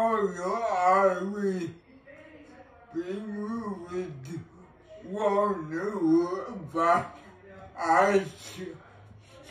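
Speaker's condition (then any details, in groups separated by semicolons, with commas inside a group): Cerebral palsy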